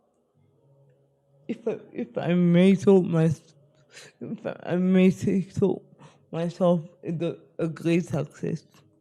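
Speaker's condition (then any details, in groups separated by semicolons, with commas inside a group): Spastic cerebral palsy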